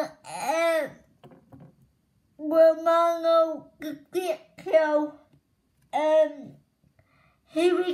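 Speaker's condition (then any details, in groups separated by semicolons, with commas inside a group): Cerebral palsy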